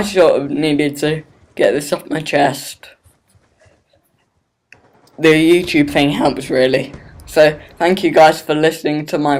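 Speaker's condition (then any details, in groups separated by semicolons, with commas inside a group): Cerebral palsy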